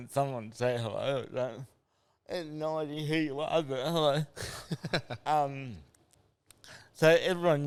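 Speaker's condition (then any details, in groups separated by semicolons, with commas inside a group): Cerebral palsy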